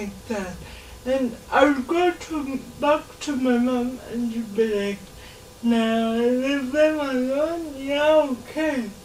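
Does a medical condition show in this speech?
Yes: cerebral palsy; since birth, affects muscles and joints, walks and moves independently, early intervention and therapy in childhood; slow speaker, listeners take time to understand, speaks verbally.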